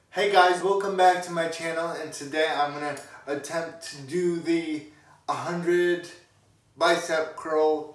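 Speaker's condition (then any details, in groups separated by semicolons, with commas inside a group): Cerebral palsy; uses wheelchair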